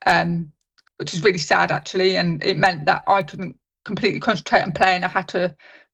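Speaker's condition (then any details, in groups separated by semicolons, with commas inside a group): Deafness; cannot really understand speech sounds without hearing aids, learning level 3 sign language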